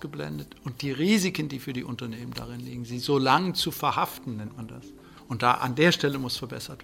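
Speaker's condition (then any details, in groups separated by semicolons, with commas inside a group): No condition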